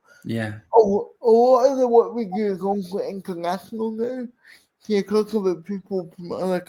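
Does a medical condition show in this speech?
Yes: cerebral palsy; speech impairment.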